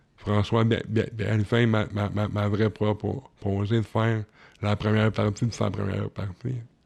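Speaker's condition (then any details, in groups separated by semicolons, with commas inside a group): Cerebral palsy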